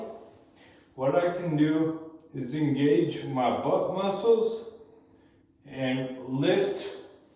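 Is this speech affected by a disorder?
Yes: cerebral palsy; movement dexterity issues.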